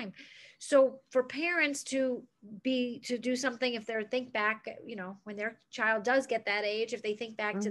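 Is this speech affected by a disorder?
No.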